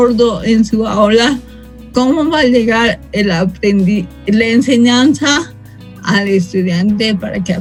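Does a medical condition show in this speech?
Yes: cerebral palsy from birth.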